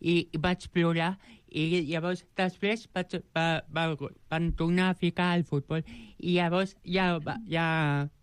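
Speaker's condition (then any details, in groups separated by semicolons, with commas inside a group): Joubert syndrome; present from birth; age 29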